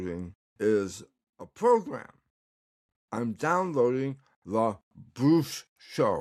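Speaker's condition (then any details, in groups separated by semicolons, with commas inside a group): Tongue cancer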